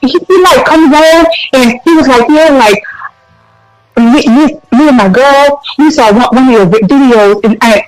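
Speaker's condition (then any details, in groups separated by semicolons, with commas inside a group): Stutter; stutter since age 3; people took voice away because of stutter; repeated sounds, blocks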